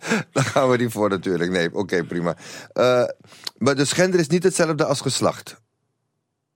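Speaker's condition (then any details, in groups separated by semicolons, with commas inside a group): No condition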